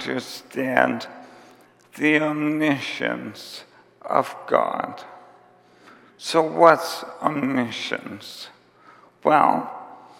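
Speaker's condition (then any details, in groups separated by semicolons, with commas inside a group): ALS; onset with tiredness and clumsiness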